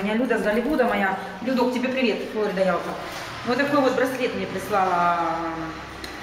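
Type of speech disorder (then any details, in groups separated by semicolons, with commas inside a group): None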